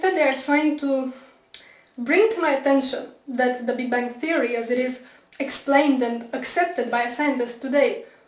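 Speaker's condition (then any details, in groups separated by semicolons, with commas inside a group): No condition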